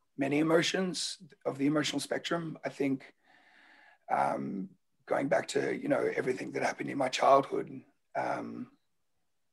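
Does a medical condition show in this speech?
Yes: laryngeal cancer; raspy voice led to diagnosis, voice still wrecked for a while, swallowing painful during radiotherapy.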